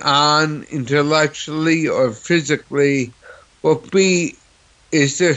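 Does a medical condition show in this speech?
Yes: cerebral palsy; others sometimes ask why speech sounds funny or different, host hears New York accent, no typical CP voice.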